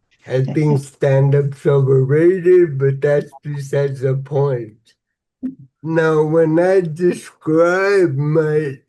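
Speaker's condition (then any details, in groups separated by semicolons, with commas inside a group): Cerebral palsy; somewhat slurred speech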